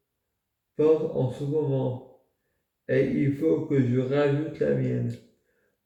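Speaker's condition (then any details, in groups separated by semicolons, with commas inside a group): Multiple sclerosis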